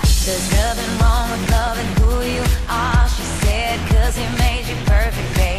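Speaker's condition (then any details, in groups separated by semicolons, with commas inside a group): No condition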